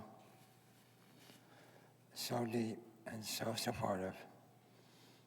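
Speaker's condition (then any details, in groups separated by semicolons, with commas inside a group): Head and neck cancer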